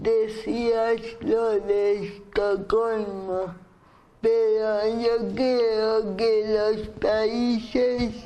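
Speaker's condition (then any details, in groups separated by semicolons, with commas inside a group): Cerebral palsy; speaks with difficulty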